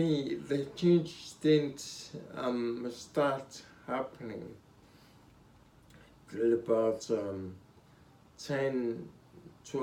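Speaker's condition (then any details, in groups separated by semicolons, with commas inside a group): Spinocerebellar ataxia (sca7)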